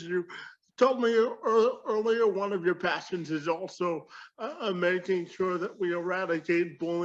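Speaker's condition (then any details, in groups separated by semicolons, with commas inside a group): Spastic quadriplegia cerebral palsy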